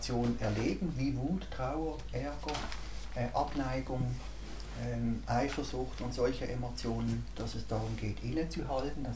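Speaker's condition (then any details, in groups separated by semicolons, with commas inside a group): No condition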